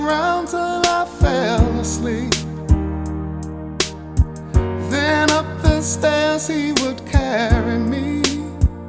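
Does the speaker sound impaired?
No.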